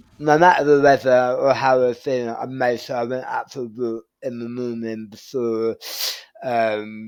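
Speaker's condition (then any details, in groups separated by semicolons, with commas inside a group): Tongue cancer surgery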